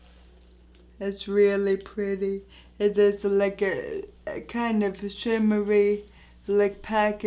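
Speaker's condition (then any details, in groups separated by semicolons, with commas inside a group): Anoxic brain injury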